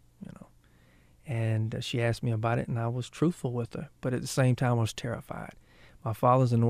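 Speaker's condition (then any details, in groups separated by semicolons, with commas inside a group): No condition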